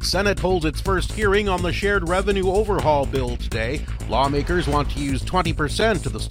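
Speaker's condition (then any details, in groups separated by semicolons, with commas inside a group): No condition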